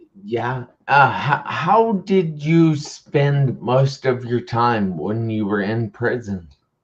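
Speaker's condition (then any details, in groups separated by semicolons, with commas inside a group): Traumatic brain injury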